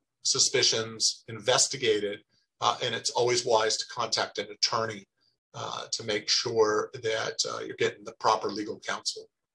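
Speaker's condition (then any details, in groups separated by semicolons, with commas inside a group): No condition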